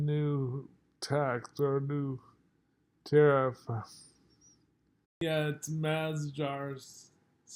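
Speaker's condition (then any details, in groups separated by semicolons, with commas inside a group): Multiple sclerosis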